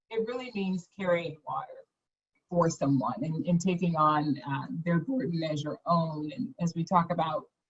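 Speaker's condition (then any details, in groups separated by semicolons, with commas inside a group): No condition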